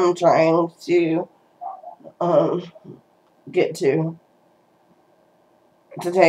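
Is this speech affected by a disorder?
Yes: cerebral palsy.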